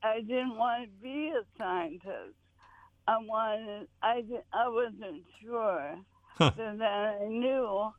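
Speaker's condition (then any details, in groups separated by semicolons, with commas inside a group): ALS; vibrating neurons in head, no longer writing poems or revising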